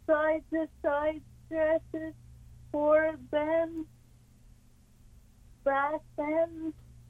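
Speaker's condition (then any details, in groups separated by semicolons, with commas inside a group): Cerebral palsy; yoga with breathing and stretching exercises helped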